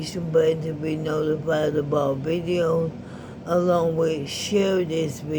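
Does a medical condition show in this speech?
Yes: ALS; recently diagnosed.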